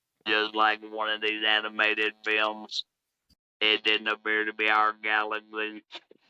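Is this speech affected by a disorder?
Yes: laryngectomy; electrolarynx speech.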